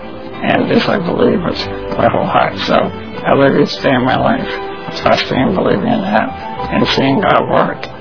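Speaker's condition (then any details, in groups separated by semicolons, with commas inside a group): Spinal muscular atrophy; congenital, progressive muscle weakness, bedbound since early 20s, no hand movement, tracheostomy about 10 years ago; permanent stomach feeding tube, liquid diet, trach suctioning when lungs congested; dependent on voice for everything, uses voice recognition computer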